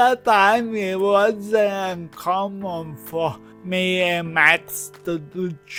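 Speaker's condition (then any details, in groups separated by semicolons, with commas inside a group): Cerebral palsy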